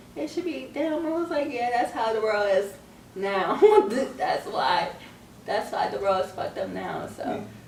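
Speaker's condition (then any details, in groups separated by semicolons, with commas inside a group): Cerebral palsy; scoliosis, spine and leg surgery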